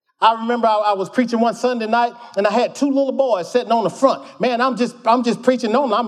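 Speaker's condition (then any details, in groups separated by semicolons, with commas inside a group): No condition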